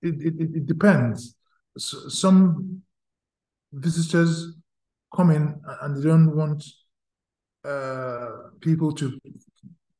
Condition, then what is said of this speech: Aphasia. Some other times it was very hard. So it depends on what happens on that day.